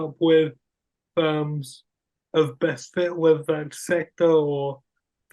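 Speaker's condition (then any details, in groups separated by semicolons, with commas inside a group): Cerebral palsy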